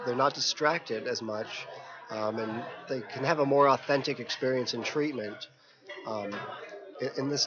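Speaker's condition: No condition

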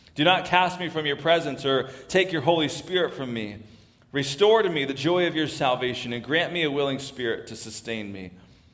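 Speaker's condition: No condition

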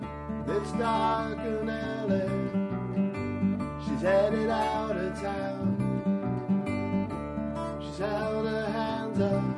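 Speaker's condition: No condition

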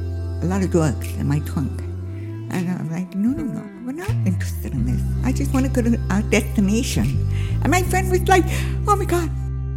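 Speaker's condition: Deafness

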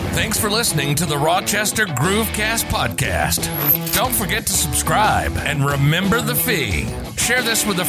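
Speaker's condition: No condition

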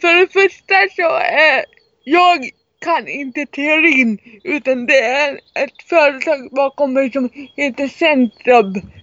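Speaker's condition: Cerebral palsy; severe, wheelchair user

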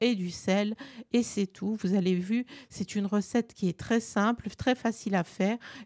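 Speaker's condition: No condition

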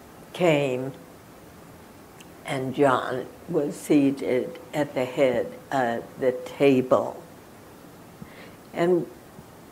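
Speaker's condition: Spasmodic dysphonia; throat cancer suspected

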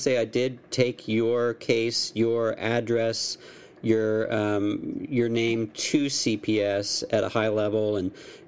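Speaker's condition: No condition

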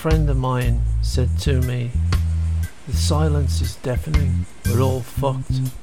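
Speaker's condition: No condition

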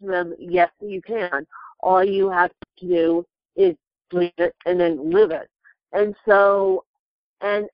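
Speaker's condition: Cerebral palsy; present from birth, lost ability to walk, near-fatal back operation in children's hospital left paralysis

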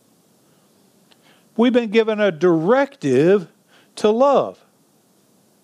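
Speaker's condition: No condition

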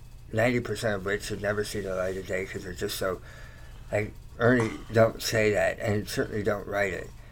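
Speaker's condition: Tongue cancer surgery; three or four tongue surgeries

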